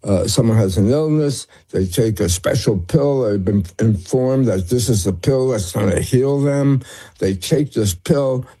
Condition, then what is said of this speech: Tongue cancer surgery. We know that you had been diagnosed with tongue cancer, but did you have any strange, you know, that's where the slur is coming in.